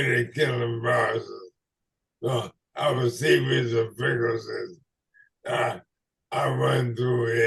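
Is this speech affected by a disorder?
Yes: ALS/MND.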